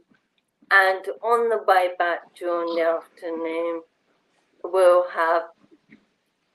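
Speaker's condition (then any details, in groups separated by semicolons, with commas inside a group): Motor neurone disease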